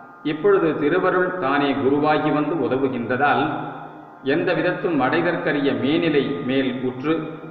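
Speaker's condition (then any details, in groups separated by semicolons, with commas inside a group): No condition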